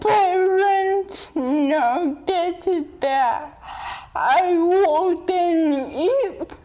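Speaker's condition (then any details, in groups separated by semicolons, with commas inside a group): Dystonia; wheelchair user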